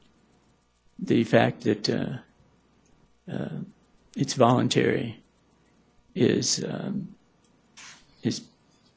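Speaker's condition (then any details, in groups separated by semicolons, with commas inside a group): Parkinson's; may stumble over words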